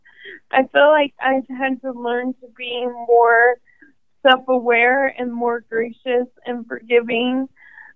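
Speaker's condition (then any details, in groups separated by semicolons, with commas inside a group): ALS; probable category at diagnosis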